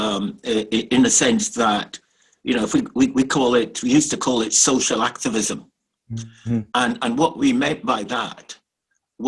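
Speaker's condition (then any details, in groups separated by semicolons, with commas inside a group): No condition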